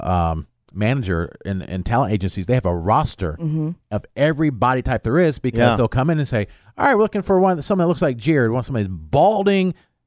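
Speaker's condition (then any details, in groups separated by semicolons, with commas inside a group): No condition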